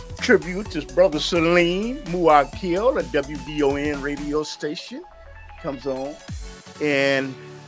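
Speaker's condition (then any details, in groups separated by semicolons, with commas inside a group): No condition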